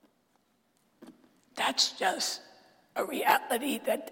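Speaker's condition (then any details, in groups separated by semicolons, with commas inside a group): Dysphonia; dysphonia diagnosed about a decade ago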